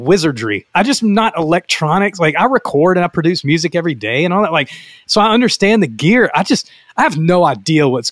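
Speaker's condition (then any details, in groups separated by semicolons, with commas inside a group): No condition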